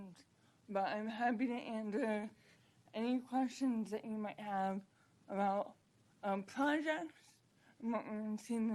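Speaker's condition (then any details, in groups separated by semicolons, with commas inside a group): Cerebral palsy; present from birth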